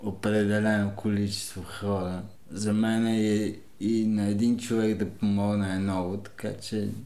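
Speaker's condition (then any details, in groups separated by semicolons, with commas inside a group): Cerebral palsy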